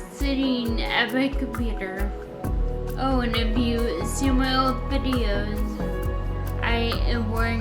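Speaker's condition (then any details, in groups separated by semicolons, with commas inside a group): Friedreich's ataxia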